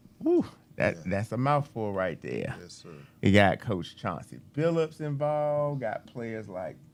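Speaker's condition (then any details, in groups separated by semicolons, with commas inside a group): No condition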